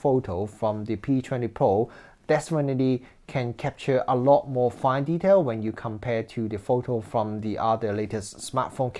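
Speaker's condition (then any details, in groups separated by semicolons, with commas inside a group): No condition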